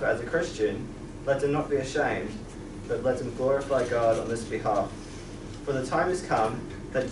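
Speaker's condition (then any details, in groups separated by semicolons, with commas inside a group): No condition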